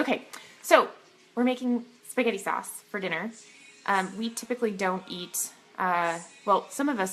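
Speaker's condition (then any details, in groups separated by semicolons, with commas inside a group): No condition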